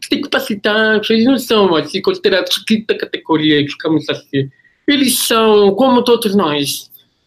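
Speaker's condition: Congenital deafness, Usher syndrome; born deaf, Usher syndrome affecting vision and hearing, same condition as brother Thierry; learned to hear and lip read, struggles to follow fast communication; relied more on hearing than lip reading

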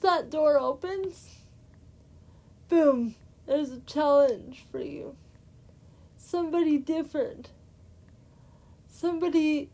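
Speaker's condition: Cerebral palsy; since birth, physical disability; trouble getting words out, speaking only two words at a time

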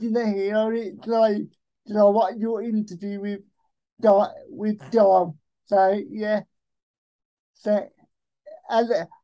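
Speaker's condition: Cerebral palsy; most severe type, present since birth, uses electric wheelchair driven himself, expected non-verbal, began talking at age 6; speech affected, can get rambly when nervous

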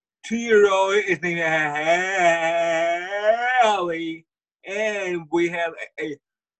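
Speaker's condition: Cerebral palsy; wheelchair user; speech impediment

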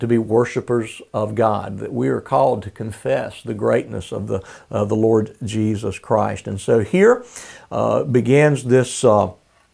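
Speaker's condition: No condition

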